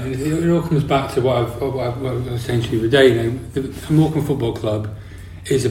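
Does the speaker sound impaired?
Yes: Parkinson's disease; quieter, mumbles a lot, new since onset.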